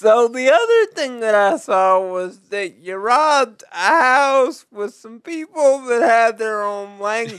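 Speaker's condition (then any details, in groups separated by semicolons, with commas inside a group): Cerebral palsy; difficulty typing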